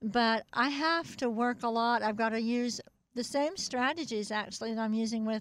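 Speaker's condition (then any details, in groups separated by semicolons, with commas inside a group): Cleft palate; extensive speech therapy in childhood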